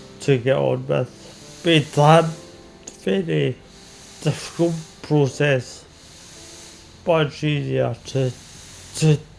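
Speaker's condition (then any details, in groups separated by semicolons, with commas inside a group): Motor neurone disease; tracheostomy improved breathing and speech versus mask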